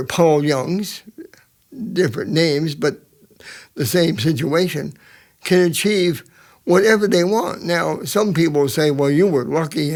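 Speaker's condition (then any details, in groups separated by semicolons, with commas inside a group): Cerebral palsy; present from birth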